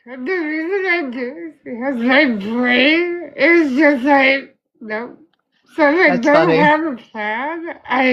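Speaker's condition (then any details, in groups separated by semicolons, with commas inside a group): Spinal muscular atrophy type 2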